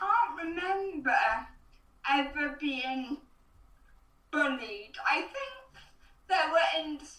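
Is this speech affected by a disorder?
Yes: cerebral palsy.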